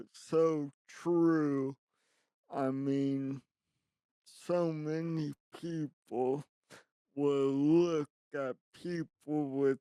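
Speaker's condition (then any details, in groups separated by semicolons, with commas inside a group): Traumatic brain injury; initially could not speak, used signs before speech returned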